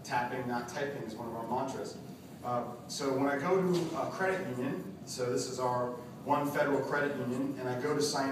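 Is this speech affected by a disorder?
No.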